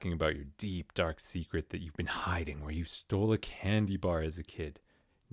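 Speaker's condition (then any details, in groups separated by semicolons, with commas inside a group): No condition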